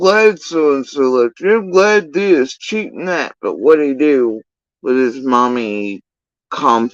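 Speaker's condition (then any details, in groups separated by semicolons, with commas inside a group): Facial paralysis after surgery; tongue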